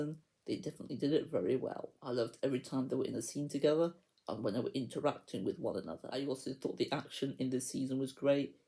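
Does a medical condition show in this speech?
No.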